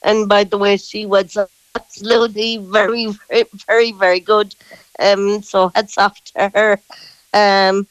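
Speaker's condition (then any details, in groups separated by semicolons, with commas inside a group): Muscular dystrophy; physically disabled, needs personal assistants daily, slow getting out of bed, muscles stiffen in morning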